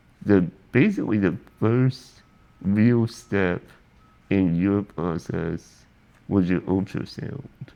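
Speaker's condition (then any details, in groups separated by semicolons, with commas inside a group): Spinal muscular atrophy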